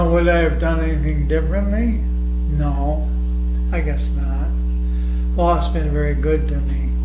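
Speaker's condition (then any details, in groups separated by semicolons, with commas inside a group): ALS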